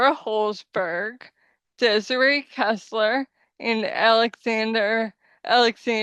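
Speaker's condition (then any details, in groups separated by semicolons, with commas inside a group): ALS; diagnosed before age 35; voice loss early on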